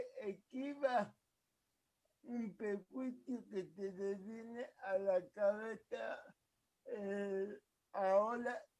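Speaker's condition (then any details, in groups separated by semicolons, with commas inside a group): Cerebral palsy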